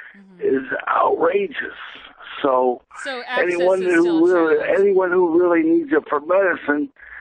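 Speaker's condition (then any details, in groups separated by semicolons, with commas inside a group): Cerebral palsy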